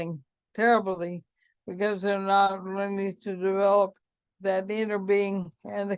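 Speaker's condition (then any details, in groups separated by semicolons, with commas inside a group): ALS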